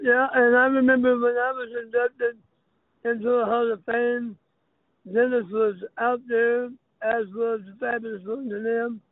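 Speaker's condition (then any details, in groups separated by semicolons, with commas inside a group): Throat cancer; sometimes chokes up while speaking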